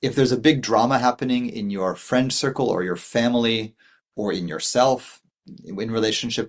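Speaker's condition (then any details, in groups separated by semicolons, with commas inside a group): No condition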